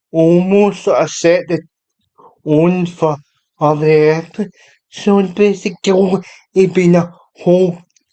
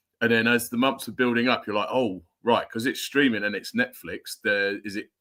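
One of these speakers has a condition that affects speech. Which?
The first: cerebral palsy; unable to walk.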